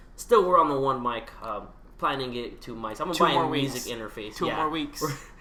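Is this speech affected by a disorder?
No.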